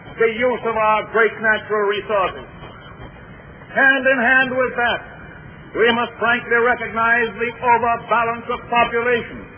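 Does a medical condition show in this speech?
No.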